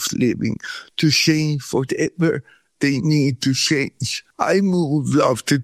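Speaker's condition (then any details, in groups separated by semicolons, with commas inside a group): Cerebral palsy; from birth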